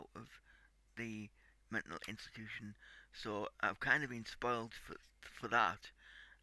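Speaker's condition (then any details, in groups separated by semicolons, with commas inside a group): Cerebral palsy; tight muscles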